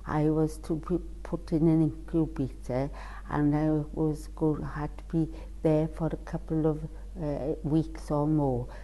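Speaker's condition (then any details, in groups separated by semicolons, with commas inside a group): Cerebral palsy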